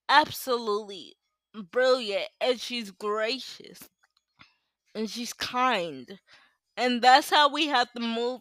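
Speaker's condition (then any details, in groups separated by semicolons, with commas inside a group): Cerebral palsy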